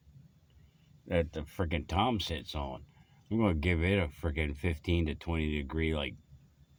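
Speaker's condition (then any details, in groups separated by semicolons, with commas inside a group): No condition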